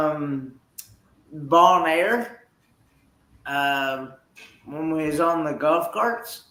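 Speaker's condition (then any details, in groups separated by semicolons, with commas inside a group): Cerebral palsy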